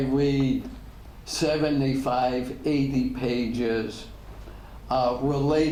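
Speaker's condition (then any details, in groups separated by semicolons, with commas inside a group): ALS; degenerative; diagnosed ten years ago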